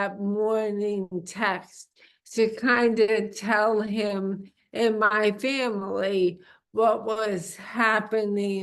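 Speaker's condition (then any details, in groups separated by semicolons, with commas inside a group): Amyotrophic lateral sclerosis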